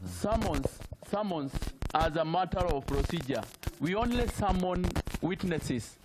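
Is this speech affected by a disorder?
No.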